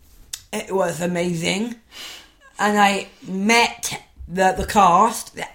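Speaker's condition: Down syndrome; congenital, low muscle tone, slower thought processing; adult, 22; struggles to be understood

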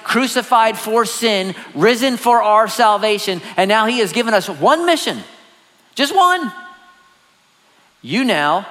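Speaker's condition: No condition

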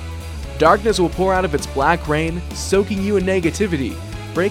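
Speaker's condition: No condition

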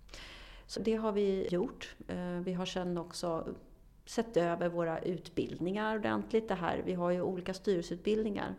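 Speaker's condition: No condition

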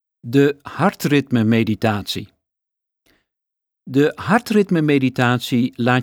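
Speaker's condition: No condition

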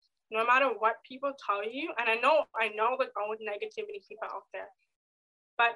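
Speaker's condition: Deafness; age 24

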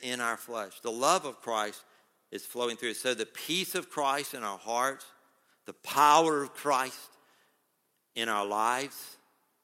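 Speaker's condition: No condition

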